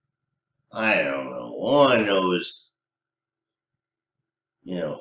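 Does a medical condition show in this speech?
Yes: cerebral palsy.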